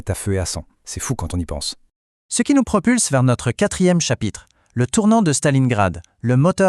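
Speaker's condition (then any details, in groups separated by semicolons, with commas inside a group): No condition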